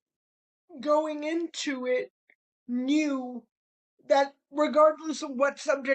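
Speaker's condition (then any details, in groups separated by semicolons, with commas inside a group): Cerebral palsy; spastic cerebral palsy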